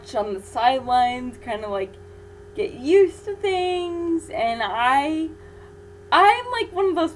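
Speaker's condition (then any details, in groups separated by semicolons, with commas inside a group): Cerebral palsy; infant ventilator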